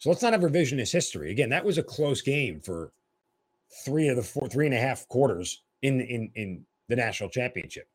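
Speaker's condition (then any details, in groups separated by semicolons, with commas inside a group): No condition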